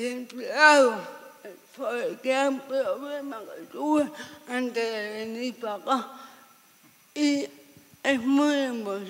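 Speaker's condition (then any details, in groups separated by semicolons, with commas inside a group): Severe cerebral palsy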